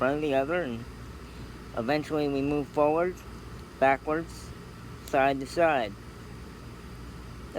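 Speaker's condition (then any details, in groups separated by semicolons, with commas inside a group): Cerebral palsy; scoliosis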